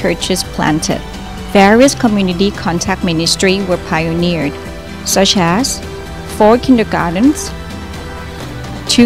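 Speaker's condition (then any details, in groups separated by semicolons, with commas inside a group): No condition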